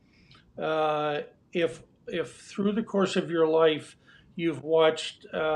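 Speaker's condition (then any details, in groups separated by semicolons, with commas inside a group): No condition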